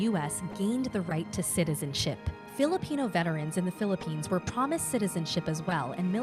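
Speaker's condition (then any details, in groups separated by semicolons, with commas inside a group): No condition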